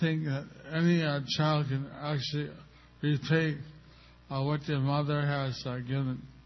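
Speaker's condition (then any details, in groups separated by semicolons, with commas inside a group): Stroke with facial paralysis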